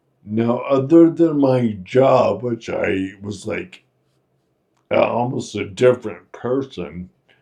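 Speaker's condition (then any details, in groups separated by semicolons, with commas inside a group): Friedreich's ataxia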